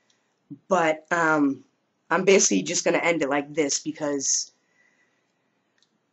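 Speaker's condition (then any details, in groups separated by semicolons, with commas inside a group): No condition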